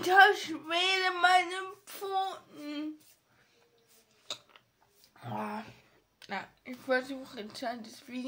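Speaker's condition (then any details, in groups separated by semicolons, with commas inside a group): Ataxia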